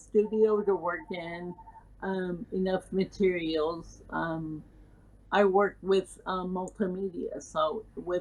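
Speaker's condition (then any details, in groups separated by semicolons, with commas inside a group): Cerebral palsy; from birth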